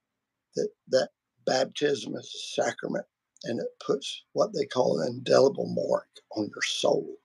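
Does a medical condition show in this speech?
Yes: vocal cord surgery; multiple vocal cord surgeries, including laser treatment; voice may sound harsh or grouchier than intended.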